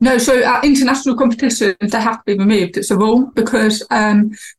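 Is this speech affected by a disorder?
Yes: deafness, lost hearing around age 4; cochlear implant; cochlear implant after university, deteriorated after car accident, internal implant replaced.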